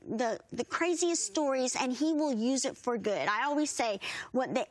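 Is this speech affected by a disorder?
Yes: bilateral cleft lip and palate; congenital severe bilateral cleft lip and palate, born in Guatemala mountains, unable to nurse as newborn, not expected to hear or speak; hard to understand as a child, needed interpreters, singing voice strong.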